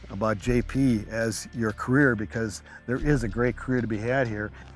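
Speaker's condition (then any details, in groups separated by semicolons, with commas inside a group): No condition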